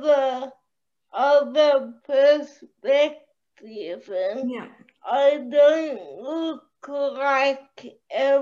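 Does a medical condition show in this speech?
Yes: cerebral palsy.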